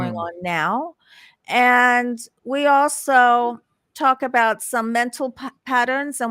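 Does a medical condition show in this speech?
No.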